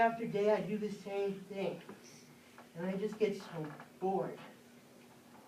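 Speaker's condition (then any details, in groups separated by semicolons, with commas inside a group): Cerebral palsy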